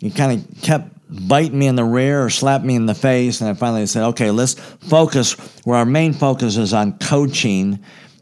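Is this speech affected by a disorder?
Yes: cleft palate, severe; quiet as a child, stuttered when nervous.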